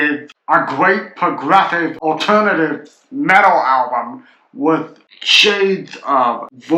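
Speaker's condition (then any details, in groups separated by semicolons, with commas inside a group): Cerebral palsy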